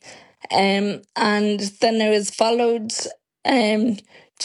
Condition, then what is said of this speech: Ataxia. And then my speech each year has drastically declined, to the point where this year I've had to record my voice